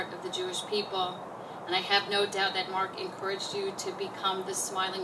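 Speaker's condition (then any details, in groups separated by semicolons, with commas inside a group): No condition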